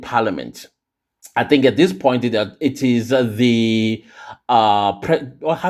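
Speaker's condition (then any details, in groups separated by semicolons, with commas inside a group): No condition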